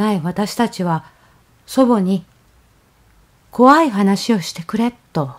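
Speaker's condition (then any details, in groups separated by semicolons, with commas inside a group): No condition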